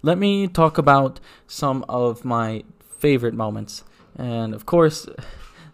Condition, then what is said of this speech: None; typical speech.